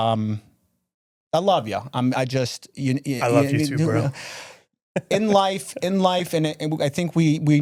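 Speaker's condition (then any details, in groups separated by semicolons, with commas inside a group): No condition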